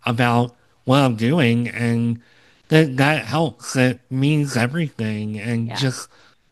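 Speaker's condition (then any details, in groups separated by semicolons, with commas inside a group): Cleft lip and palate, Opitz G/BBB syndrome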